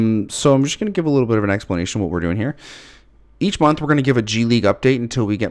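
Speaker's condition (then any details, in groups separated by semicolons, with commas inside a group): No condition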